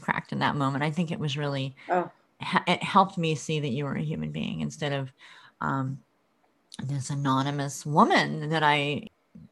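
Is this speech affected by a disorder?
Yes: cleft lip and palate.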